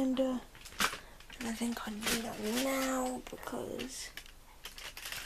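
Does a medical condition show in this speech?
Yes: cerebral palsy.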